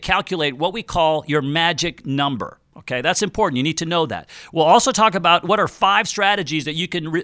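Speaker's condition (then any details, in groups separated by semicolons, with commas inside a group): No condition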